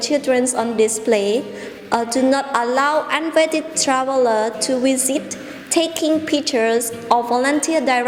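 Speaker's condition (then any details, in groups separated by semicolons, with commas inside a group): No condition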